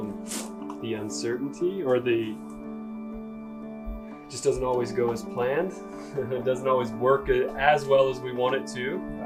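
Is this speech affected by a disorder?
No.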